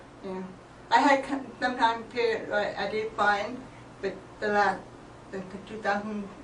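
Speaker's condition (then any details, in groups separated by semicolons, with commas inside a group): Multiple sclerosis; balance problems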